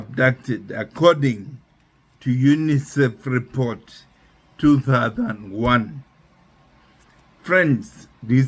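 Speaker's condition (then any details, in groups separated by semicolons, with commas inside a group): Neurological disease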